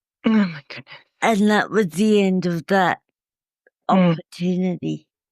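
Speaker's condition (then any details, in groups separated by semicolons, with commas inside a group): Cerebral palsy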